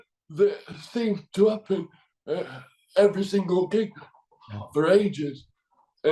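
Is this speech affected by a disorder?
Yes: cerebral palsy.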